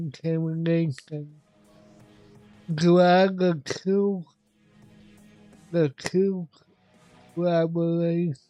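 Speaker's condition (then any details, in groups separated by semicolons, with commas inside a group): Cerebral palsy; affects voice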